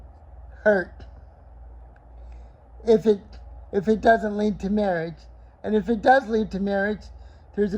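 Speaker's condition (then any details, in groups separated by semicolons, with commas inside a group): Cerebral palsy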